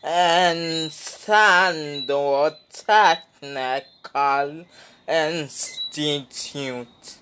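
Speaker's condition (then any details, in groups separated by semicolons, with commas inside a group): Speech impediment; no speech therapy yet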